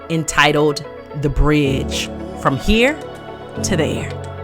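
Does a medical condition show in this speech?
No.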